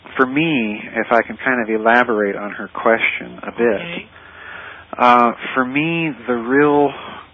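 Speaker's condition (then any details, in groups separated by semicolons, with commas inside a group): No condition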